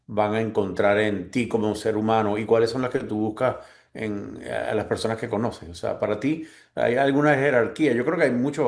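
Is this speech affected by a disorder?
No.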